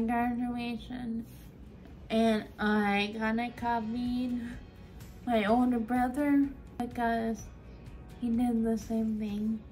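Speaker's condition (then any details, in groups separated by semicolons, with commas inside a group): Friedreich's ataxia; progressive neuromuscular disability, scoliosis, spine surgery at 15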